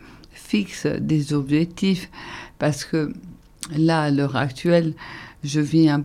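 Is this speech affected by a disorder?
Yes: ALS (Charcot's disease); advanced, increasing oxygen use, lies down a lot, muscle pain, constant contractures.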